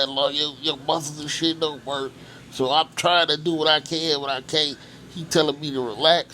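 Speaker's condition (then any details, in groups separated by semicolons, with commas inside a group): Cerebral palsy; from birth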